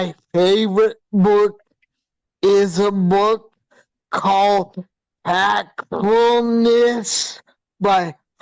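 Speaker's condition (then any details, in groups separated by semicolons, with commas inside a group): Hydrocephalus with shunt failure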